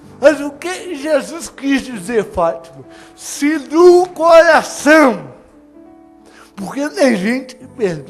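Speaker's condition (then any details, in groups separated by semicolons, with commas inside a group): Cerebral palsy; no speech as child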